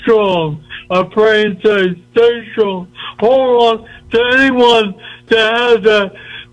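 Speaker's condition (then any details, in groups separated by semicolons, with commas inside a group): Speech impediment; usually hard for host to understand; more intelligible than usual on this call, host understood every word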